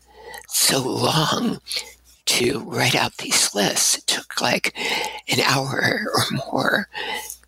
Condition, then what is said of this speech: Spasmodic dysphonia. And what happened was, after the surgery, I had this really significant vocal tremor,